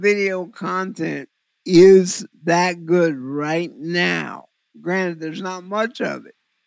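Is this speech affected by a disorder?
Yes: cerebral palsy; visual focusing difficulty, eyes weird, trouble focusing with VR.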